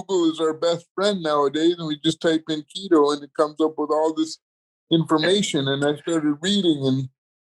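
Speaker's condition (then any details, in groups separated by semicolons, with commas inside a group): Cerebral palsy; congenital, electric wheelchair, lifelong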